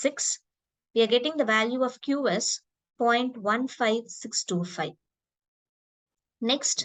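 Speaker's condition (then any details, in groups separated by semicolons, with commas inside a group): No condition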